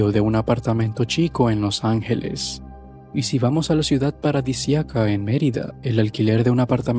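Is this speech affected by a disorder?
No.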